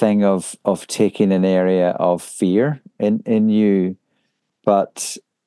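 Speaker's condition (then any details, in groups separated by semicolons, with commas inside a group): No condition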